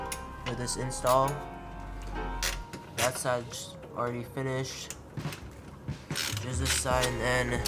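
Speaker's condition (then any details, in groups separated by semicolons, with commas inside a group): No condition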